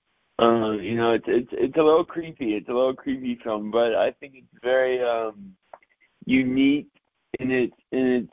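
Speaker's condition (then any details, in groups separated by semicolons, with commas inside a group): Cerebral palsy, mild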